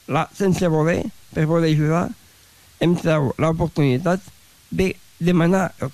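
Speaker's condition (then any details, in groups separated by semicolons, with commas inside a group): Down syndrome; describes self as very talkative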